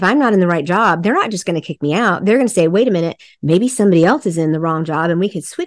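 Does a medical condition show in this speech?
No.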